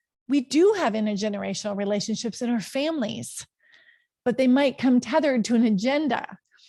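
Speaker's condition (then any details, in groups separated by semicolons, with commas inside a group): No condition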